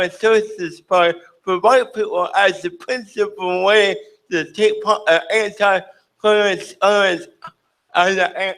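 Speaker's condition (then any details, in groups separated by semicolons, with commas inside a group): Cerebral palsy; present from birth, drug-induced brain damage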